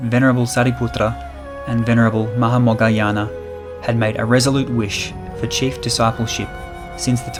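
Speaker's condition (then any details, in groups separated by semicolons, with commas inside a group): No condition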